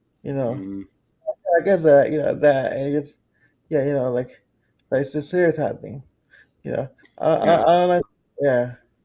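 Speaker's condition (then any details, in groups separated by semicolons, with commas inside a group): Cerebral palsy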